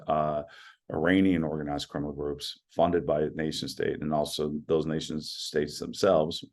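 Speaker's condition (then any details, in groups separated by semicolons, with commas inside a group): No condition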